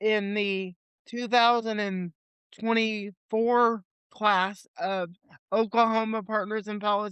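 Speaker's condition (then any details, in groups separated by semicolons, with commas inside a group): Cerebral palsy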